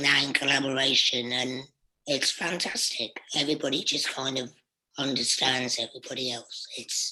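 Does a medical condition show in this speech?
Yes: laryngectomy; voice box surgically removed.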